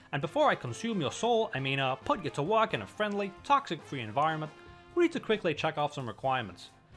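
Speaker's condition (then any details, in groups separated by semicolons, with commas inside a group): No condition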